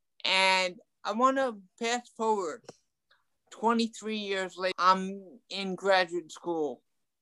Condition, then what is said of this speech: Cerebral palsy. I had occupational therapy too, and speech therapy to help improve my talking and get rid of stuttering.